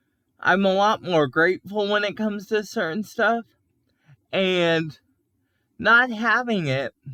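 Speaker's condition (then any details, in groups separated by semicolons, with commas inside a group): Cerebral palsy; can speak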